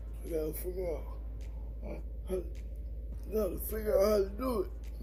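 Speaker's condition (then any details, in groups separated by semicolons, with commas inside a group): Cerebral palsy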